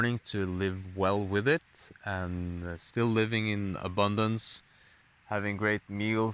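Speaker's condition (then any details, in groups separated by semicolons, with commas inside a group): No condition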